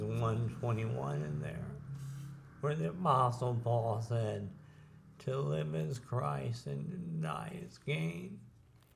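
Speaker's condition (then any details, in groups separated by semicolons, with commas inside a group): ALS; terminal, crippling disease; some speaking ability already lost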